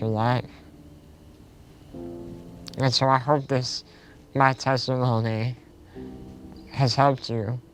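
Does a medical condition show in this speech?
Yes: spinal muscular atrophy type two.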